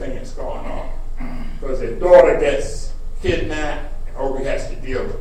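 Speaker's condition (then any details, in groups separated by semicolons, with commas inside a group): No condition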